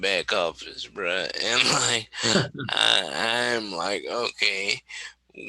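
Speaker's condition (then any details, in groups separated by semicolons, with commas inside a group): Cerebral palsy; wheelchair user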